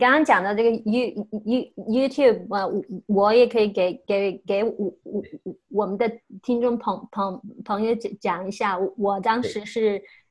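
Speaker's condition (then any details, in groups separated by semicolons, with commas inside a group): Stuttering; since childhood, not yet overcome, may never overcome; still stutters; no stuttering when talking to self, stutters when talking with others; repeated sounds, prolonged sounds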